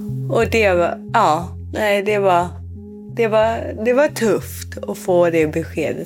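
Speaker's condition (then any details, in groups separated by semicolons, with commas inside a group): Cerebral palsy; cerebral palsy from birth asphyxia, umbilical cord around neck, born without heartbeat, resuscitated; somewhat harder to move, some balance difficulty, manages everything but differently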